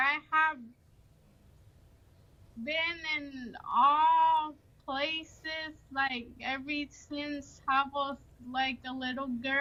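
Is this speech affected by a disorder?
Yes: cerebral palsy; mostly in wheelchair.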